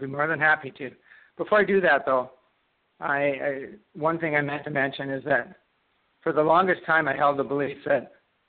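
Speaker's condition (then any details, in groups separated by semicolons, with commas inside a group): Parkinson's disease; left index finger tremor, diagnosed 4 years later by Ontario neurologist, then left hand weakness, dexterity loss; most symptoms persist, shuffling walk, freezing about 2 years, no medication, healing mantra, daily walks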